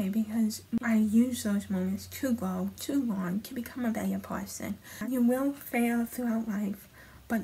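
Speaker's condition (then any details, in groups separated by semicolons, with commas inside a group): Hemiplegic cerebral palsy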